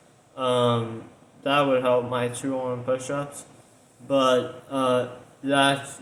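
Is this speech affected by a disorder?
Yes: tongue cancer surgery.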